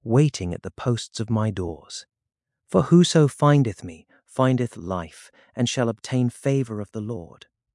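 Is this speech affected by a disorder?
No.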